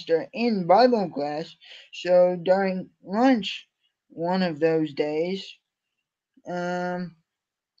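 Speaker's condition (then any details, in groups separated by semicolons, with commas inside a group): Cerebral palsy; from birth, uses wheelchair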